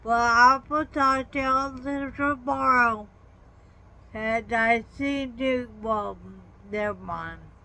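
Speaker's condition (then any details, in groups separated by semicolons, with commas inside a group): Traumatic brain injury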